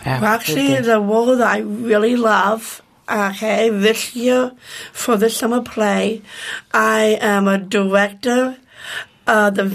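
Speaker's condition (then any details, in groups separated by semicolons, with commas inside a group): Down syndrome; born in Rochester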